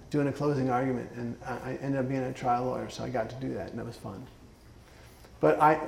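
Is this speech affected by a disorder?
Yes: Parkinson's disease; Parkinson's onset age 41, about 12 years' history, first tremoring hand and no arm swing after thumb surgery, left foot dystonia; timed medication with alarm, exercise beyond comfort zone; says some words are hard or tough to say.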